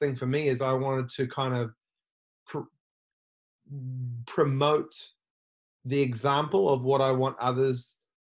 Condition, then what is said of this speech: Stuttering. And I think that also, when I'm relaxed about around people, I stutter more now, which is